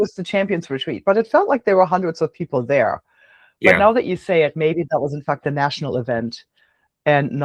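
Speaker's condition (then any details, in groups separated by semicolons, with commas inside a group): No condition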